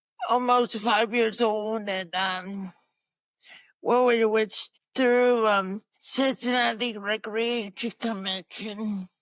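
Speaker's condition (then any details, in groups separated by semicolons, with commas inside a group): Cerebral palsy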